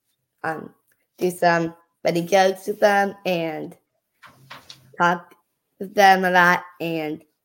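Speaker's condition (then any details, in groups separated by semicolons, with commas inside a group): Down syndrome; age 14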